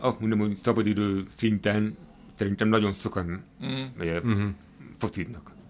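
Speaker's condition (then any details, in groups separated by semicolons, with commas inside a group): Hard of hearing; hearing aid mentioned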